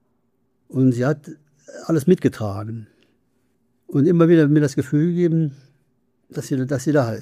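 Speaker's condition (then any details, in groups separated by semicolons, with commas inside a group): Parkinson's disease; numbness right foot, glasses slipped from hand, deep brain stimulation: two brainstem electrodes, pacemaker in chest; speech therapy, nine weekly exercise sessions incl. therapeutic boxing, Ping-Pong Parkinson, DBS largely replacing medication; speech therapy trains facial muscles against freezing face and speech against decline, going well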